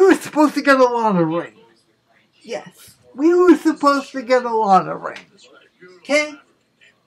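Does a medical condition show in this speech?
Yes: cerebral palsy.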